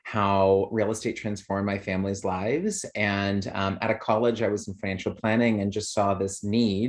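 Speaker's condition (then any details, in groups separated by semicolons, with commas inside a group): No condition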